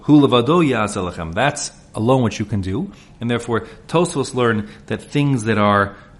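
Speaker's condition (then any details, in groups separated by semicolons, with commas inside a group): No condition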